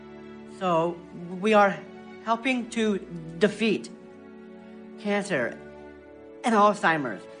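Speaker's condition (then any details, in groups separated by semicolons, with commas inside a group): Down syndrome; adult man, congenital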